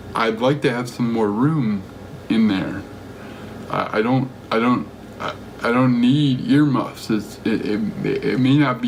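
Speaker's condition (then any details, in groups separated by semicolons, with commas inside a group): Cerebral palsy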